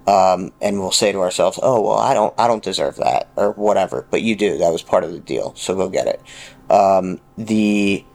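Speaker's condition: No condition

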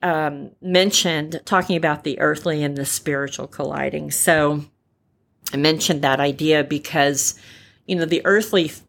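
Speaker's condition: Repaired cleft palate, cleft palate without cleft lip; uses voice for radio hosting

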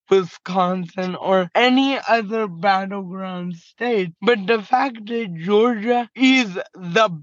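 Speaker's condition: Cerebral palsy, mild

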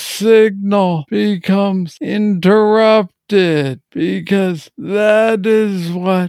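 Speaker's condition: Parkinson's disease; lost sense of smell (anosmia)

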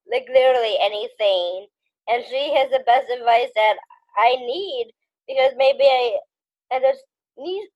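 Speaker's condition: Down syndrome

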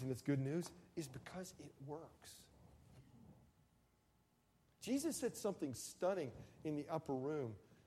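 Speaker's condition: No condition

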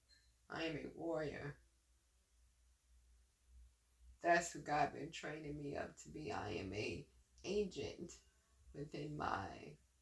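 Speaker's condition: Dysarthria; voice affected

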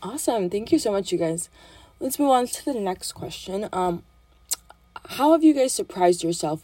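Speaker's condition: No condition

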